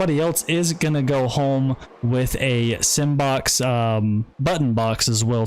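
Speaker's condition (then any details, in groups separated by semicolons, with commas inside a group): No condition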